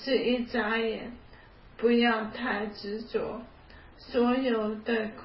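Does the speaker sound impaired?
Yes: ALS; onset about three years ago, hand muscle atrophy starting right hand, left hand over a year later.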